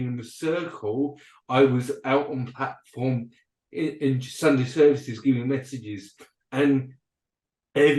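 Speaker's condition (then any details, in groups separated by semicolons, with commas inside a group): Cerebral palsy and dyspraxia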